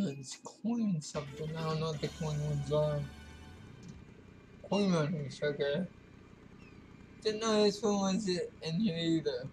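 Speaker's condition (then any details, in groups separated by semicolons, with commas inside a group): Cerebral palsy; affects legs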